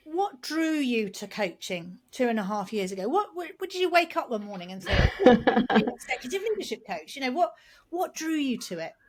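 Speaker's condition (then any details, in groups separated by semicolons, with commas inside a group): No condition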